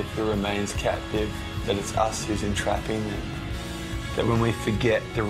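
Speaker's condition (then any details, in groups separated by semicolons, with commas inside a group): No condition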